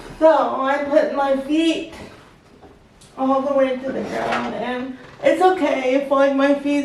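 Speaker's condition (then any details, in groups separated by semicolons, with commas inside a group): Spastic quadriplegic cerebral palsy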